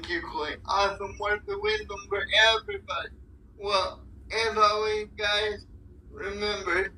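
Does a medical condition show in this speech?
Yes: cerebral palsy; physically challenged.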